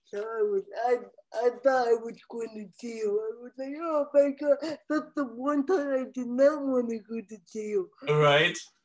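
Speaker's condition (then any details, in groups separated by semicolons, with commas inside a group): Cerebral palsy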